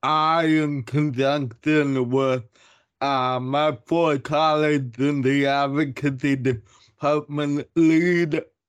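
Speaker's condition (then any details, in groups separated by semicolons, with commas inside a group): Cerebral palsy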